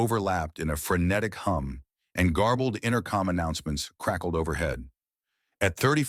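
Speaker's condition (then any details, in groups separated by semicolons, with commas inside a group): No condition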